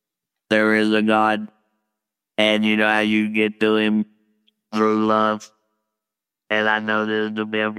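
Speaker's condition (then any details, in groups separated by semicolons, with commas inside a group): Laryngectomy, total laryngectomy with electrolarynx; voice box removed for laryngeal cancer from smoking cigarettes, electric wand held to throat; robotic electric wand voice, hard to understand at first, talking effortful, wand not hard to learn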